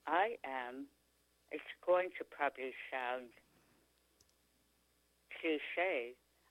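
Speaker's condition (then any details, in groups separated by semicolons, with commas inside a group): Tongue cancer; stage 4 tongue cancer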